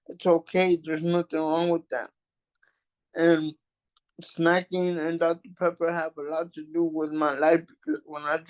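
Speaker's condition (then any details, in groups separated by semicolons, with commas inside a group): Cerebral palsy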